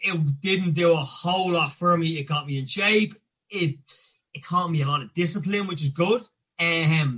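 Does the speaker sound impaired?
Yes: stammer; stammer since childhood, very bad in childhood, linked to childhood anxiety, never gone, cannot be cured; age 40, largely controlled, sometimes pretty bad, may show during recording, breathing and visualization beforehand; worse with poor sleep, low mood, low confidence, anticipates stammering, once avoided speaking; here repeated sounds.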